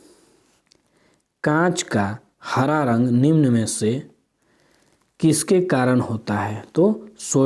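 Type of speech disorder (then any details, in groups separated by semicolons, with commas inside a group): None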